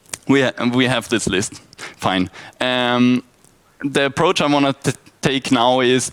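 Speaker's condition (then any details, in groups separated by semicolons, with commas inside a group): No condition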